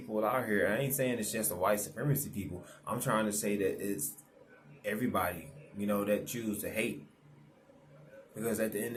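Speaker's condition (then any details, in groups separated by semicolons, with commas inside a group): No condition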